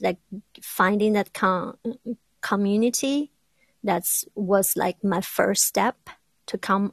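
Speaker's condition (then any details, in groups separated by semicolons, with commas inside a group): Stuttering; stuttering since school years in rural China, hidden by pretending fluency for first 30 years; still stutters after speech therapy with Dr. Merson, found via Google, stuttering support groups; once in total block and silence for 2 minutes during class presentation; repeated sounds, blocks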